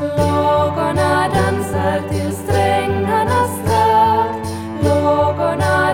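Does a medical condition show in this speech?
No.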